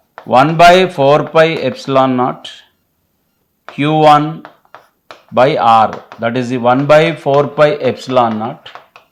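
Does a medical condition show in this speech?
No.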